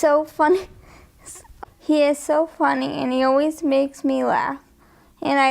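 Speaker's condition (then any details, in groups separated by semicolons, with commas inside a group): Cerebral palsy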